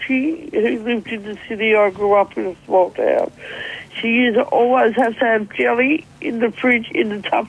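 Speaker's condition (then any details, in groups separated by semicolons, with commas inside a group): Cerebral palsy; cerebral palsy since childhood, head shaking when eating, spoon often missing mouth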